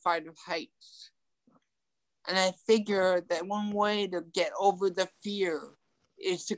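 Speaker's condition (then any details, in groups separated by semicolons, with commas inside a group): Ataxic cerebral palsy; mild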